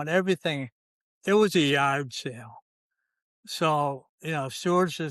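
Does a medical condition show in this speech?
Yes: ALS, C9 mutation; limb onset in fingers.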